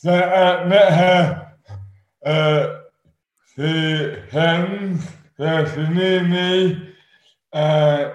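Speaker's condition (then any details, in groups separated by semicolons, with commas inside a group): Dystonia; incredibly slurred, dramatically impaired, worse at onset with eating difficulty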